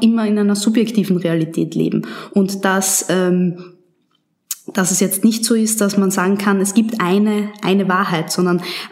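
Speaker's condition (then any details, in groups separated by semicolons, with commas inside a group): No condition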